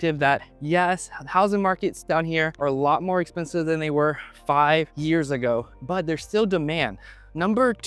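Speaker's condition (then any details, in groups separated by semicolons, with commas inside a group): No condition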